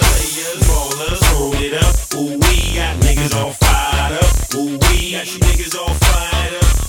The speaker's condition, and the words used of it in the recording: None; typical speech.